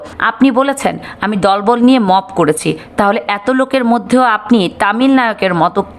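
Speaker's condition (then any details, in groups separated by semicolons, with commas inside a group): No condition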